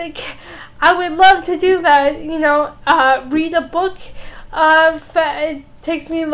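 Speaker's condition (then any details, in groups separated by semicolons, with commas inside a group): Cerebral palsy; special education helped speaking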